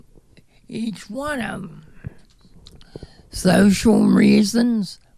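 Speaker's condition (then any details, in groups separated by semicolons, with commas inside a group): Cerebral palsy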